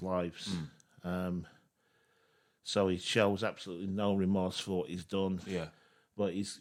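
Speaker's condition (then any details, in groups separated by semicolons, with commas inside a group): No condition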